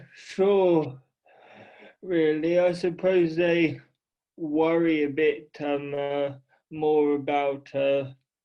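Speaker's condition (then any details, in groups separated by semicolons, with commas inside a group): Cerebral palsy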